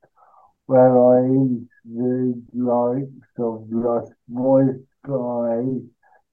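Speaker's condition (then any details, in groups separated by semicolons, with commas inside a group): Cerebral palsy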